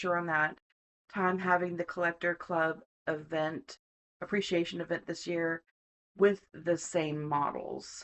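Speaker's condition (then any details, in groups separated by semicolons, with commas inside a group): No condition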